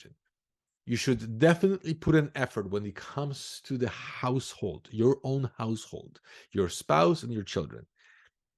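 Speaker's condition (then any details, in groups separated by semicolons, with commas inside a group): No condition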